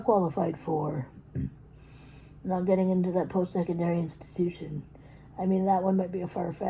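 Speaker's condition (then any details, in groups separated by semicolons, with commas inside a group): Cerebral palsy; predominantly physical; articulate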